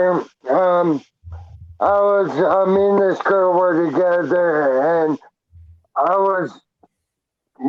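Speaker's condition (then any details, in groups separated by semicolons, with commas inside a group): Traumatic brain injury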